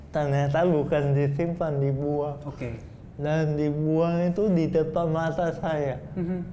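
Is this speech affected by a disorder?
Yes: cerebral palsy.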